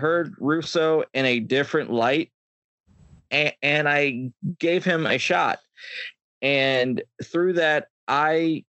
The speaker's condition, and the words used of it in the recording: Stuttering. God, my stutter's getting the best of me tonight.